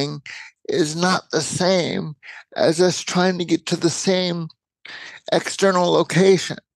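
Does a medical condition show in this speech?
Yes: cerebral palsy.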